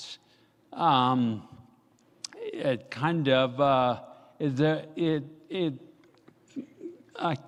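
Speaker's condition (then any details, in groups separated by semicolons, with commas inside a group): Ataxia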